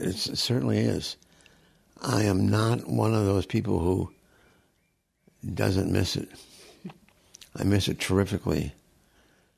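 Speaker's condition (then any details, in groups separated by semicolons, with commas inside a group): Progressive supranuclear palsy; unable to stand, eyesight and handwriting badly worsened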